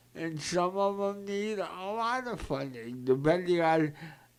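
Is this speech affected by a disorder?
Yes: cerebral palsy; present from birth.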